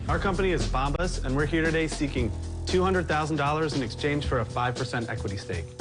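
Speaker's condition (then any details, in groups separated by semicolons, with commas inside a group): No condition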